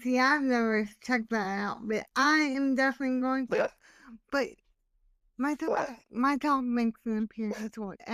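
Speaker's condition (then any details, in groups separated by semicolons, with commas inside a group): Cerebral palsy; hemiplegic, one side affected, birth asphyxia and stroke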